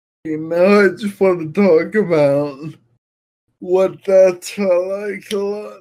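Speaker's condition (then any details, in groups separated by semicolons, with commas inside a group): Friedreich's ataxia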